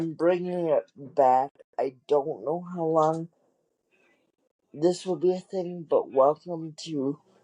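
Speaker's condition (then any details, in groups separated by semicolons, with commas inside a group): Cerebral palsy; wheelchair user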